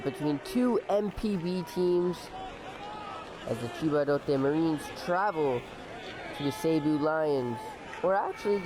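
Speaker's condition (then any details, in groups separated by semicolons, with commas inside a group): No condition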